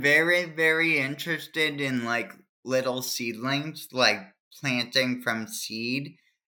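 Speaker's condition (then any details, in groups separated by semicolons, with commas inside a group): Cerebral palsy; from birth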